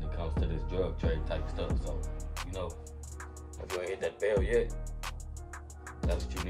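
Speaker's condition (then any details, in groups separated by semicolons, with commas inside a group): No condition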